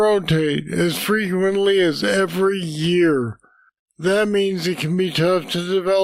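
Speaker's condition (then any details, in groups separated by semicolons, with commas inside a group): Parkinson's disease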